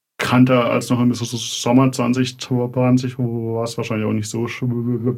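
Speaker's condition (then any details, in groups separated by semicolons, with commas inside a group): Stuttering; alternates between more fluent and less fluent phases; repeated sounds, prolonged sounds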